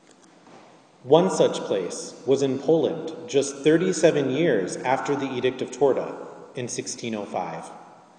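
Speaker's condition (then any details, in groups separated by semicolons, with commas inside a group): No condition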